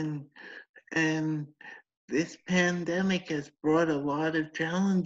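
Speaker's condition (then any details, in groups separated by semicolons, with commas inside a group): Cerebral palsy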